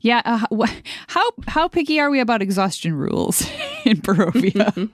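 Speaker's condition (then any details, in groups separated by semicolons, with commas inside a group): No condition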